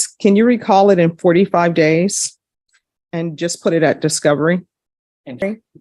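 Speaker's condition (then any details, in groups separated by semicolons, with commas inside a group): No condition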